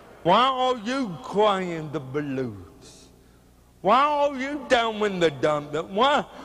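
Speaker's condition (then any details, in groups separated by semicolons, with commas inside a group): Cerebral palsy; speech hard to understand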